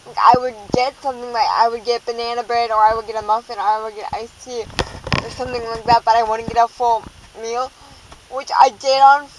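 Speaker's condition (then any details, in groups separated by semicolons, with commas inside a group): Cerebral palsy, dystonic hemiplegia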